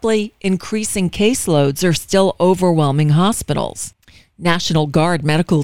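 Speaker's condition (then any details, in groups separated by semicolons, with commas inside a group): No condition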